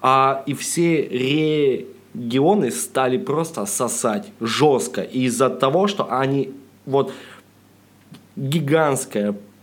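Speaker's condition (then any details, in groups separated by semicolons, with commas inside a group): Stuttering, mild; persistent stutter, unable to get rid of it; stand-up comic, opens sets with jokes warning about stutter; slight stutter, sound and part-word repetitions, blocks, fillers, self-interruptions; prolonged sounds, blocks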